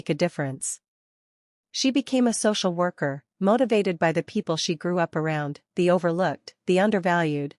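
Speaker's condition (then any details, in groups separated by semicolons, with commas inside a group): No condition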